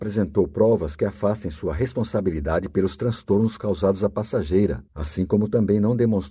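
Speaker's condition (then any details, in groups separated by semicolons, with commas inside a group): No condition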